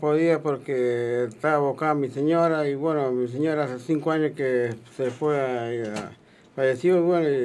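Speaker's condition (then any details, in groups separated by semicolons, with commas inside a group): Parkinson's disease; no tremor now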